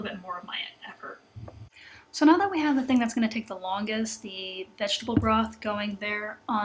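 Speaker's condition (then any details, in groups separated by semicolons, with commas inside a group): No condition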